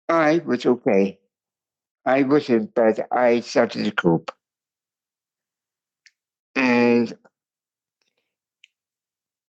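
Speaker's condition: Cerebral palsy; speech impairment

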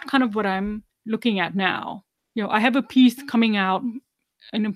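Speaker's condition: Deafness, 99% hearing loss, severe

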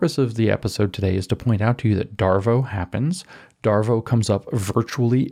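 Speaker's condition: No condition

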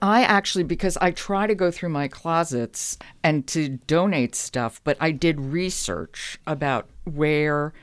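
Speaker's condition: No condition

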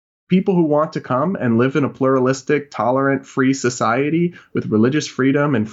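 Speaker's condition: No condition

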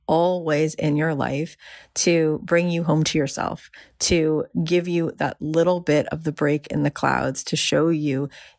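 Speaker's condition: No condition

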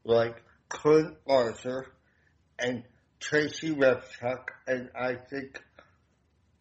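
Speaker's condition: Damaged voice box; limits meeting people

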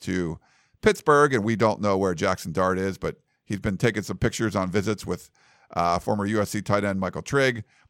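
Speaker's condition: No condition

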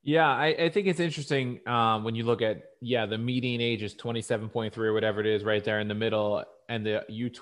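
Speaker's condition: No condition

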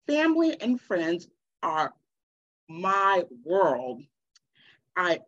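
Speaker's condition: Aphasia after stroke; stroke nine days after giving birth, three-week coma, three months in hospital, dominant right side paralyzed; attends aphasia classes at Stroke Comeback Center; initially could not talk, only made sounds, pointed to pictures to communicate

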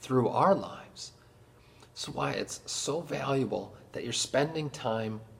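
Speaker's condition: No condition

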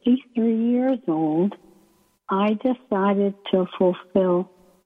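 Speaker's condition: ALS; about three years since onset, two since diagnosis, can no longer transfer self

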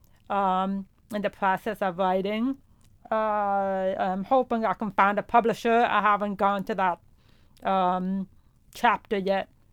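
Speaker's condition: Profound deafness; feedback over hearing aids

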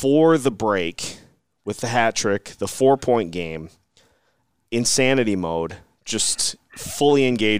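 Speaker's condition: No condition

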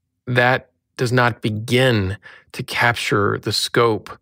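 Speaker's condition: No condition

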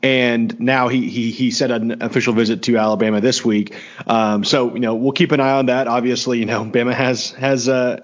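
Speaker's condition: No condition

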